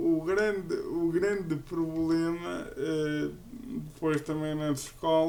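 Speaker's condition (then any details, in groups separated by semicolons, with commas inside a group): Cerebral palsy; uses a wheelchair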